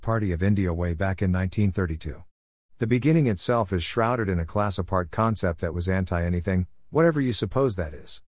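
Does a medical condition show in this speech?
No.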